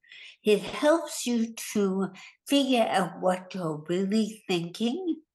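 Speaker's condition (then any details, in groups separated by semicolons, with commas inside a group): Hemorrhagic stroke; more than a year after stroke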